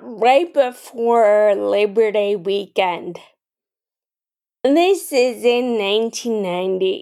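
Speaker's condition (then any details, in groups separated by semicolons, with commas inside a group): Friedreich's ataxia; ambulatory until about 21, then wheeled mobility, over 10 years since diagnosis, unsure if still mild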